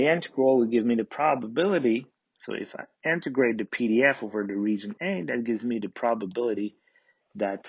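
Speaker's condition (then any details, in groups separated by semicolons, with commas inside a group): No condition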